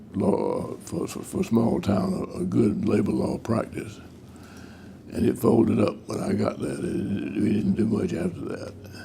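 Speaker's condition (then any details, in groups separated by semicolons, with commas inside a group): Parkinson's disease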